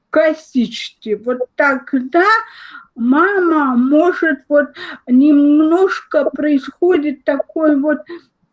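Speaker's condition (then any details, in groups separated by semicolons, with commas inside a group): Cerebral palsy, spastic diplegia; caused by birth trauma; more or less stable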